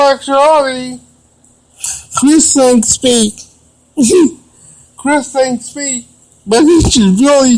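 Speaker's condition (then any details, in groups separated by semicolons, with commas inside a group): Cerebral palsy; limited use of the hands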